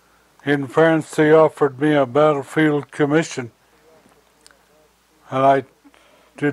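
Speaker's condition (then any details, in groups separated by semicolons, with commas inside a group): Stroke; hard time finding words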